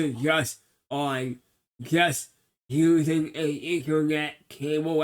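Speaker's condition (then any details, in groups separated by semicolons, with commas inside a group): Cerebral palsy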